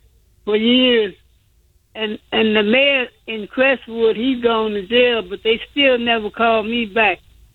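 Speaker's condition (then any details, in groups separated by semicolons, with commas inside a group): Stroke; hard to communicate since stroke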